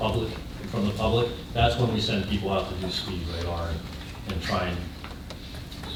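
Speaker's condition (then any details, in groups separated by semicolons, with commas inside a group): No condition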